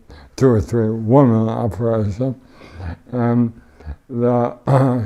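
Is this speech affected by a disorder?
Yes: ALS; tracheotomy, ventilator, wheelchair, communication device; voice changed, speaks through synthesized banked voice on device.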